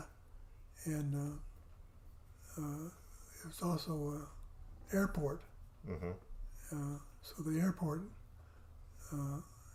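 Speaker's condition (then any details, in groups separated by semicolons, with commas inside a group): Parkinson's; affects voice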